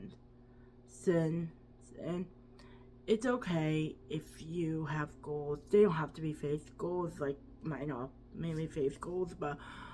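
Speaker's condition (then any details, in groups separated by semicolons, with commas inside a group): Cerebral palsy, quadriplegic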